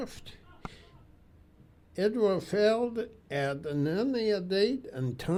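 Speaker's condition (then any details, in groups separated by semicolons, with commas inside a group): Cerebral palsy; speech affected, tongue cannot reach roof of mouth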